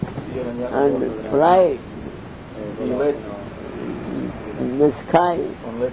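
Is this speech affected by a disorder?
Yes: deafness; cannot hear audience questions.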